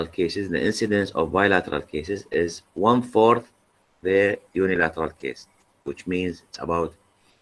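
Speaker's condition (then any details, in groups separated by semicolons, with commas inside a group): No condition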